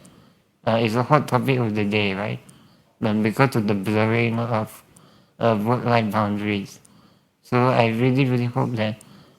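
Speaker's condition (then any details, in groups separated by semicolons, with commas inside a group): Spinal muscular atrophy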